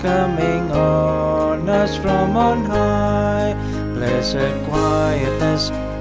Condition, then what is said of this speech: No condition.